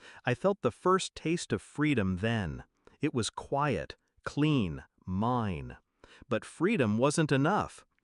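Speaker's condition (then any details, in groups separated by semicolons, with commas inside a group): No condition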